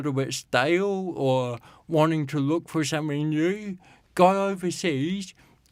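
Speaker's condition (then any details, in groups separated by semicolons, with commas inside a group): Cerebral palsy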